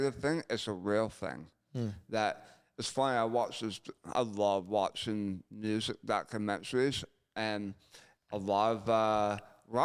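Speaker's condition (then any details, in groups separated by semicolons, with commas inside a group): Gunshot injury to chin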